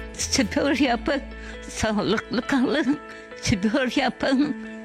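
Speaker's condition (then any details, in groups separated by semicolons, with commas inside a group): Parkinson's disease; formerly could not control wrists, trouble putting on trousers, used cane; aged 82, attends fitness gym, exercise improved movement, gave up cane; tremor audible in voice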